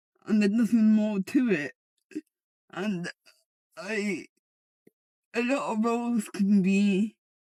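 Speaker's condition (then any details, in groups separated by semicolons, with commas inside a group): Cerebral palsy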